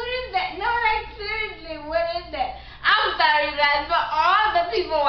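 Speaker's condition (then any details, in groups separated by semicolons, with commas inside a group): Cerebral palsy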